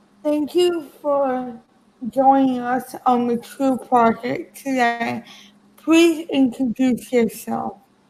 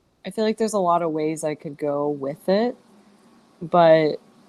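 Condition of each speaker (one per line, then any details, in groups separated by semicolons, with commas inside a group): Cerebral palsy; present from birth; speech affected, sounds like stroke to others
No condition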